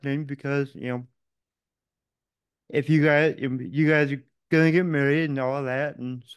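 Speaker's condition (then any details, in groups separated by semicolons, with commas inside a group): Cerebral palsy; diagnosed age one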